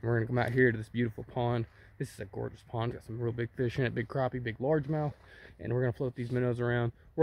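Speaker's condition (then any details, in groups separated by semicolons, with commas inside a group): No condition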